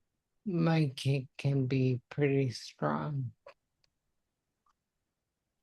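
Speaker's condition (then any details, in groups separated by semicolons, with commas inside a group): Multiple sclerosis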